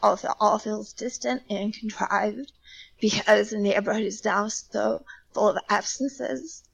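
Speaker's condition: Spasmodic dysphonia; voice cracking

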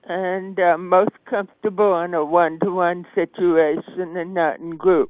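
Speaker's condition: Deafness, acquired after measles, severe; progressive hearing loss from measles as toddler, no vaccine then, totally deaf by 40s, two cochlear implants; age 79, two cochlear implants plus lip reading, best one-to-one not groups, masks hinder, prefers clear masks, text-to-type

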